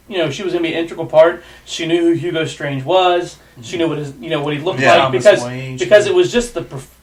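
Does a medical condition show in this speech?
No.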